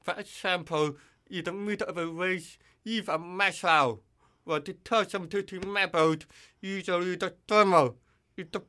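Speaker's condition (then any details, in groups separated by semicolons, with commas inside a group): Hearing loss with cochlear implant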